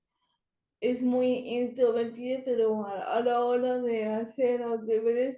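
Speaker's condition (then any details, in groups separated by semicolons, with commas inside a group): Cerebral palsy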